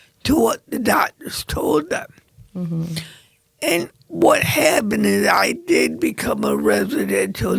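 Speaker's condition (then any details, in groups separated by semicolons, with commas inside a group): Cerebral palsy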